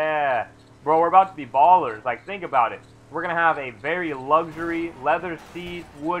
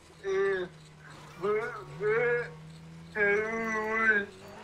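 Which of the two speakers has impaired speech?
The second: cerebral palsy.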